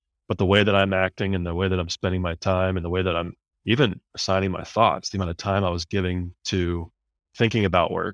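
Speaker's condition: No condition

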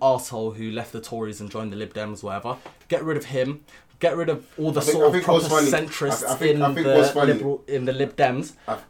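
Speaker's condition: No condition

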